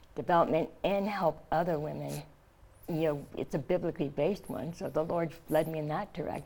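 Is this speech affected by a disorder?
Yes: tracheostomy after throat cancer; stage four epiglottis cancer, tumor surgery, chemo and radiation, airway closed, trach placed, partial tongue removal; stoma kept open, three failed surgeries, radiation scar tissue, teeth removed, no saliva glands; breathes through throat hole, speaks by covering hole with thumb, some slurring from tongue surgery.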